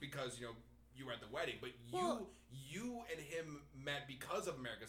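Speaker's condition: Stutter; stutter since at least high school, very severe then, trouble on words with s or b; mild stutter, heard much less now; once could not say own name, spelled last name instead, fluent when rapping faster; repeated words, prolonged sounds

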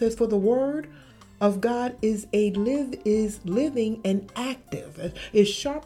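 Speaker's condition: No condition

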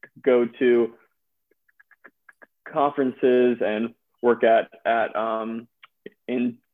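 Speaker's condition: Stuttering; stuttering since around age five, group therapy at school, private therapist in Birmingham, therapy five to 18; still stutters; repeated sounds

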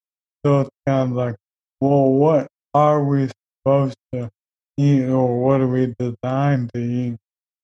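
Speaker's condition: ALS; progressive neurodegenerative

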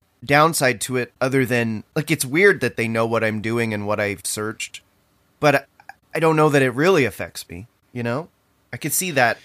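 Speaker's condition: No condition

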